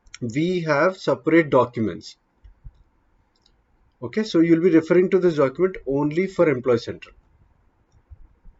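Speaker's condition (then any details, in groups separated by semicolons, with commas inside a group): No condition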